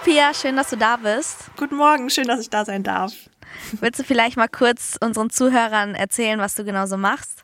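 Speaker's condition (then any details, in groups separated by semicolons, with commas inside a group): No condition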